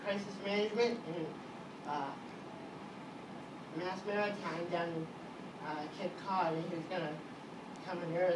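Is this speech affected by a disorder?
Yes: cerebral palsy.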